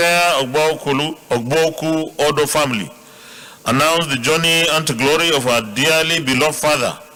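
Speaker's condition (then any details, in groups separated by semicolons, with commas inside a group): No condition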